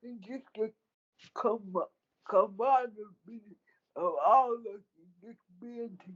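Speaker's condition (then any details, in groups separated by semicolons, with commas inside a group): Cerebral palsy; speech affected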